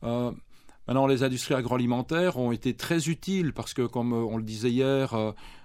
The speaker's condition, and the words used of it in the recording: None; typical speech.